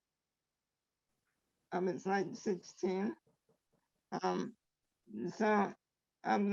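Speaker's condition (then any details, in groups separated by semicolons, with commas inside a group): Traumatic brain injury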